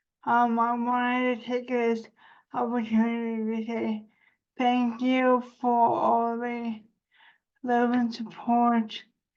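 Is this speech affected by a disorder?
Yes: cerebral palsy; spasticity.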